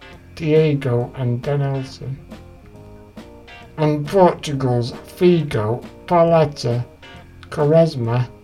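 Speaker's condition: Duchenne muscular dystrophy; diagnosed at age 5

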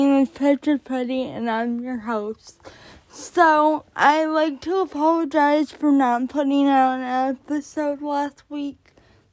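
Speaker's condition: Cerebral palsy; caused by a stroke in the womb

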